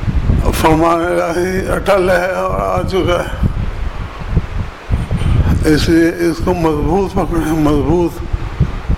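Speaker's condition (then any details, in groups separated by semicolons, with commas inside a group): Difficulty speaking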